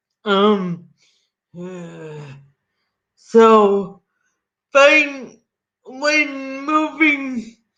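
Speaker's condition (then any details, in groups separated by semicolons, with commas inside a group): Cerebral palsy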